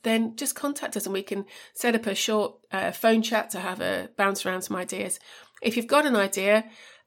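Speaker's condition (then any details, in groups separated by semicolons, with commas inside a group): No condition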